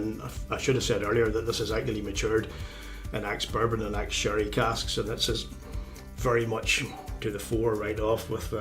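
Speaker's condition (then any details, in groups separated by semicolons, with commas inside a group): No condition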